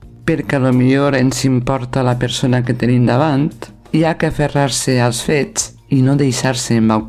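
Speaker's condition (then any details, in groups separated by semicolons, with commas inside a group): No condition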